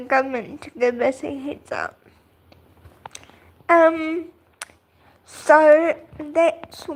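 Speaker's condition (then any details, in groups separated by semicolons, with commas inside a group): Cerebral palsy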